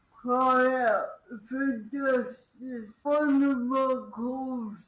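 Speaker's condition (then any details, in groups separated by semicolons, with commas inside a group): Cerebral palsy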